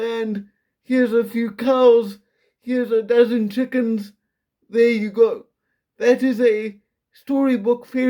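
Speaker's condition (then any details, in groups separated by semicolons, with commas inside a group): Quadriplegic cerebral palsy, severe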